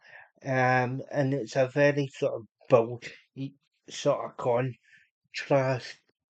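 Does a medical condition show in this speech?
Yes: cerebral palsy; unable to walk.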